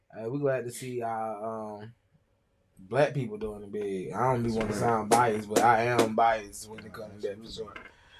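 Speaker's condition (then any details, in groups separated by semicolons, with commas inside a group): No condition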